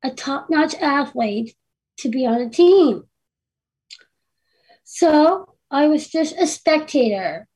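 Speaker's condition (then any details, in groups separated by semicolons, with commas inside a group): Down syndrome; delivering live talk with slides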